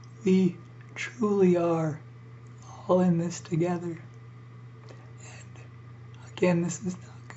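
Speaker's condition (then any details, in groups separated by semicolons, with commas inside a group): ALS; struggles to breathe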